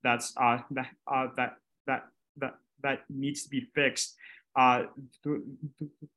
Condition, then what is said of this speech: Stuttering. I'm a person who stutters, and and uh, if you hear any blocks or repetition in my speech, it's my stutter.